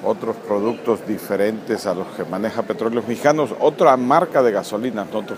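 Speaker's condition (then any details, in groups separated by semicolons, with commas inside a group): No condition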